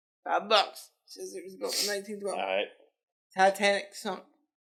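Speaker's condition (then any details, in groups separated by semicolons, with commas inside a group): Cerebral palsy; lifelong physical disability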